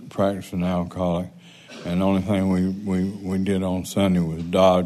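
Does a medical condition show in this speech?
Yes: Parkinson's; unsteady standing with risk of falling.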